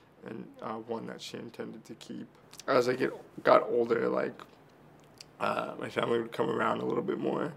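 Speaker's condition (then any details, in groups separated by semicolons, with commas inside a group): Cerebral palsy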